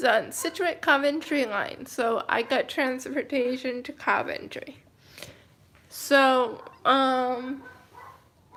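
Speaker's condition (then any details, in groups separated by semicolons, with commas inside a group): Cerebral palsy, mild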